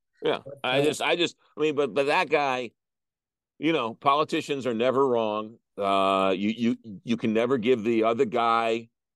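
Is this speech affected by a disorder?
Yes: stuttering; long-standing stutter, formerly severe, gradually brought under control while doing radio traffic reports; still stutters, largely masked by learned tricks; formerly made up easier street names for hard words in traffic reports, now hides stutter from listener; here repeated sounds, repeated words.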